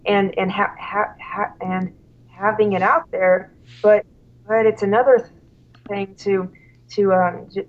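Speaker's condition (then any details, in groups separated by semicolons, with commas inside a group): Stuttering; severe stuttering at college start, fluency temporarily improved by drinking alcohol, works as school slp; noticeable stuttering that cannot be hidden, more fluent when drinking then; repeated sounds, repeated words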